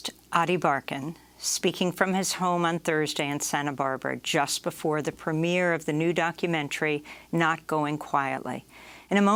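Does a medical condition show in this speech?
No.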